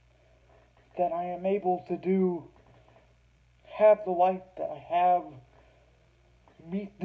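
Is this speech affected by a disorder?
Yes: cerebral palsy; heavily altered breathing patterns.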